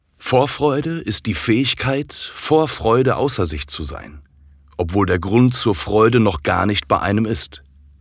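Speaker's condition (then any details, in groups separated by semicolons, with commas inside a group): No condition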